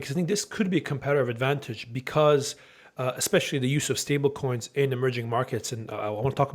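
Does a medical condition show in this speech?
No.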